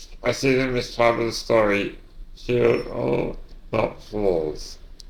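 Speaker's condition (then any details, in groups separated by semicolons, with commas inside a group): Duchenne muscular dystrophy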